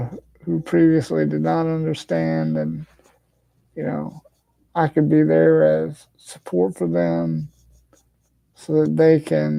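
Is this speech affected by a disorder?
Yes: cerebral palsy; has had speech therapy.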